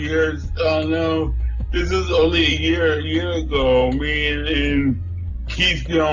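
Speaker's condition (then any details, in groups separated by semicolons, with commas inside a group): Cerebral palsy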